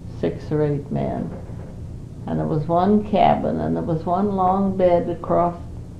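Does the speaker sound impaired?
Yes: Parkinson's disease; Parkinson's for 5 years.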